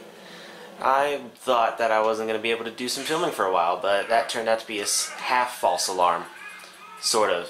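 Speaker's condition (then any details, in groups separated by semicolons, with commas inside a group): No condition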